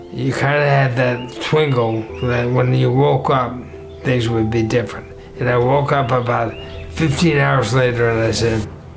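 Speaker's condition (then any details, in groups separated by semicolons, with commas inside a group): ALS; 7 years after onset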